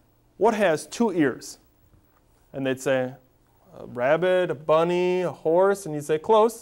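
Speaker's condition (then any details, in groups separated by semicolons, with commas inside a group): No condition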